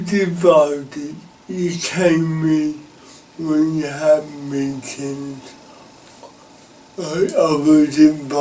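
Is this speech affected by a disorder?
Yes: cerebral palsy.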